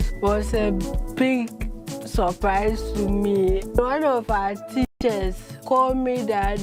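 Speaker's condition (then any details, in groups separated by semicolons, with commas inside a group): Cerebral palsy; from birth; 24 years since birth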